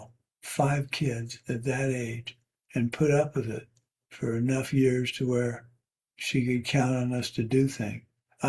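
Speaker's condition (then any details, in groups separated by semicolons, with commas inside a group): Parkinson's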